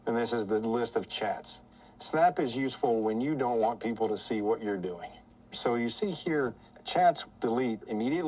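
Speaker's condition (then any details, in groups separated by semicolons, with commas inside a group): No condition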